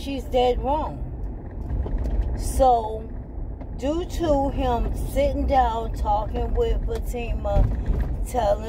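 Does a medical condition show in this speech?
Yes: ALS.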